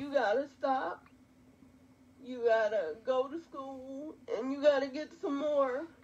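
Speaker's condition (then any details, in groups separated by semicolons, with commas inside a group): Quadriplegic cerebral palsy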